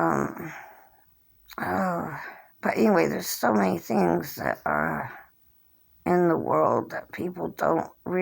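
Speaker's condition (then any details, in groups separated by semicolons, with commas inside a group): Cerebral palsy; since birth, hand tremors; age 57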